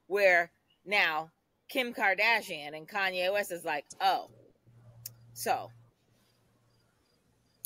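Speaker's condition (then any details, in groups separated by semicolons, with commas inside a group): No condition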